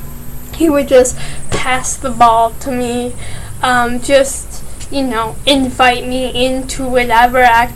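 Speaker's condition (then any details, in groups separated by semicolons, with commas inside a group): Cerebral palsy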